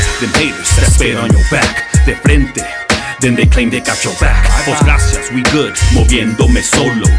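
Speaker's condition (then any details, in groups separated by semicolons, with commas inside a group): No condition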